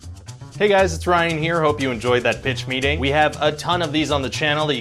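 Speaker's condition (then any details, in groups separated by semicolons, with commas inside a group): No condition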